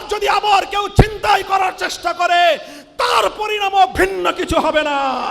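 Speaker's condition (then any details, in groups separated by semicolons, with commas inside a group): No condition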